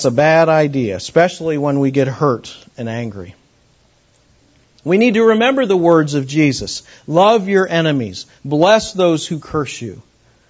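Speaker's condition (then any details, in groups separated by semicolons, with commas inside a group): No condition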